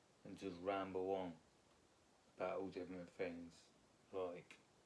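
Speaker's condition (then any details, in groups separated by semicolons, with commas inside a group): Multiple sclerosis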